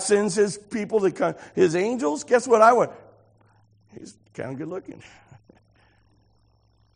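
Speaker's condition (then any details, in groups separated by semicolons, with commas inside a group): No condition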